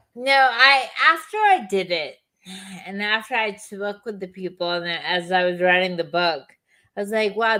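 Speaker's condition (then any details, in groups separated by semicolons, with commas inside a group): Chronic lyme disease; multiple symptoms, body deteriorated; voice and speech unclear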